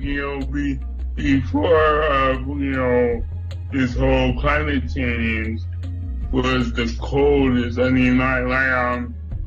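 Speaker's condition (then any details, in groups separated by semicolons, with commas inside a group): Cerebral palsy; nosebleed and stopped breathing as newborn at home in Buffalo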